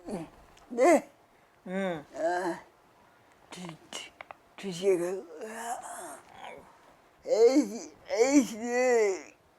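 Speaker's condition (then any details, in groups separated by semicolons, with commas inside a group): Severe brain lesion disability; acquired in childhood, train accident, impaired hands with tremor; applying for AAC device; pronunciation worsening over last 3-4 years, hard to understand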